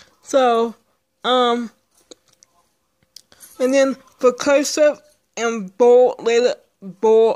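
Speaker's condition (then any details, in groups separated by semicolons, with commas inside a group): Speech impairment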